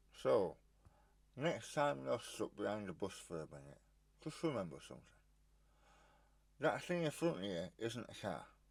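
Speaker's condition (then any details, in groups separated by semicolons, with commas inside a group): Stage 4 tongue cancer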